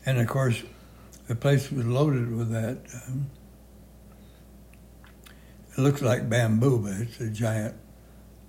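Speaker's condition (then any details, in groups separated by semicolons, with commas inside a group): Parkinson's, severe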